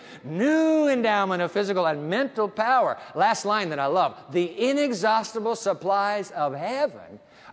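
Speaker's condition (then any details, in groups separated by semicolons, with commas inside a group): No condition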